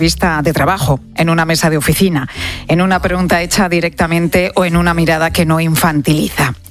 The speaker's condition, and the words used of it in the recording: No condition.